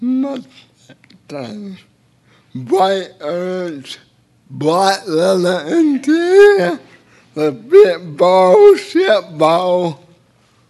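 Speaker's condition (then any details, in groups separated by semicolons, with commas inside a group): Cerebral palsy; speech a little unclear, a little difficult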